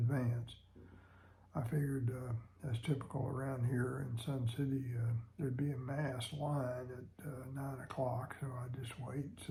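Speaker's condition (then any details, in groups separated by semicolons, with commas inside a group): Parkinson's disease; voice problems some mornings, thick saliva troubles throat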